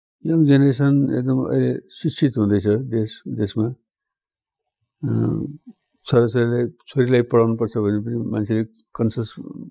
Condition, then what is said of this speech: Parkinson's disease. अब बोल्दाखेरि लडबड हुन्छ मैले बोलिरहेको त्यति स्वादिलो लागेको छैन मलाई